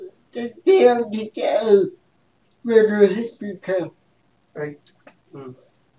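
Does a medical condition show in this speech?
Yes: cerebral palsy; speech affected.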